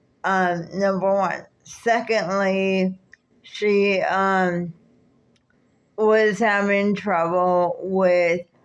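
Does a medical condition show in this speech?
Yes: cerebral palsy.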